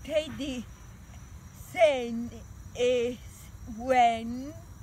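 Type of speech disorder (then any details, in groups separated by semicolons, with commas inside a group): Apraxia of speech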